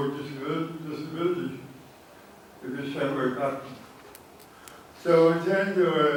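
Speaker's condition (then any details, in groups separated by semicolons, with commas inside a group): Cerebral palsy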